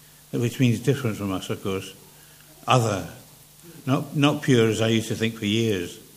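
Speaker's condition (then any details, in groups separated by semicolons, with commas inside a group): Parkinson's; has learned to manage speech more carefully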